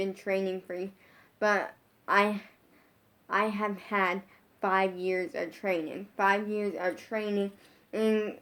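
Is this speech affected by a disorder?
Yes: brain injury.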